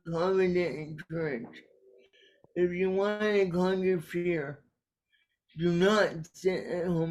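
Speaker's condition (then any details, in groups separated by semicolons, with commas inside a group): Cerebral palsy; caused by brainstem aneurysm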